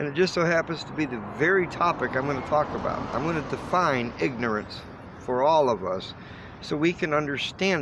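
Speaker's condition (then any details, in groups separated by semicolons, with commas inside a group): No condition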